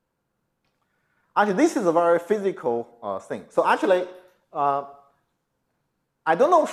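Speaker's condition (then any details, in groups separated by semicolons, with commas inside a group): No condition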